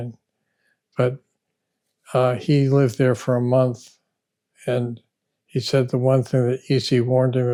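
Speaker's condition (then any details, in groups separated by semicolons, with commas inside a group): Parkinson's disease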